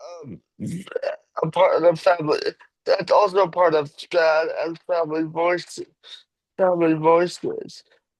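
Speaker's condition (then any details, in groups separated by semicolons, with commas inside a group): Cerebral palsy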